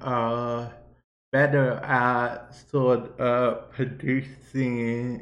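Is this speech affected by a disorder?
Yes: cerebral palsy; affects speech a bit, viewer asked why talking like that.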